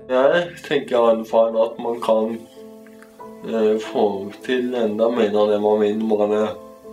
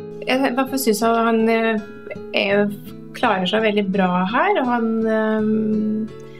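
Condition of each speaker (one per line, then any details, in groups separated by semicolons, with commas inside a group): Cerebral palsy; spasticity, reduced balance and fine motor skills; speech affected
No condition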